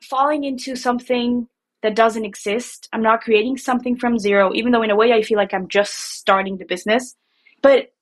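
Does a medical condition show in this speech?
No.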